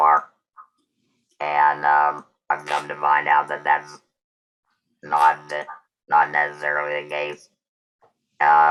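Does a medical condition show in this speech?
Yes: total laryngectomy.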